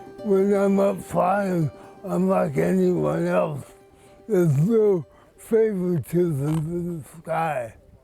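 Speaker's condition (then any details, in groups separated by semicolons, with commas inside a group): Cerebral palsy; worsening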